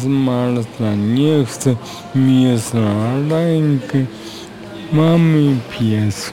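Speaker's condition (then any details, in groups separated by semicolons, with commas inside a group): Aphasia; no speech for about five years after regaining consciousness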